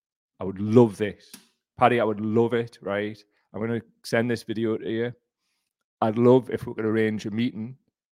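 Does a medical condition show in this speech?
No.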